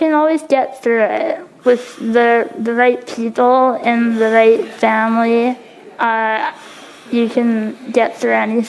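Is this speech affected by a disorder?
Yes: congenital muscular dystrophy; diagnosed as baby, wheelchair user, tracheostomy after left lung collapse, five surgeries; about 22 years since diagnosis, permanently on breathing machine via trach, caregiver cleans tubes round-the-clock; cannot breathe without machine, tracheostomy risked loss of voice and swallowing.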